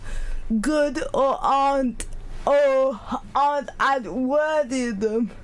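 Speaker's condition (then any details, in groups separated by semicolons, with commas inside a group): Cerebral palsy; cerebral palsy affecting arms and legs, cognitive function unaffected, uses a scribe for study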